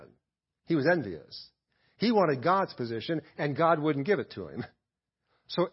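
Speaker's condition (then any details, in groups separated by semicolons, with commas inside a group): No condition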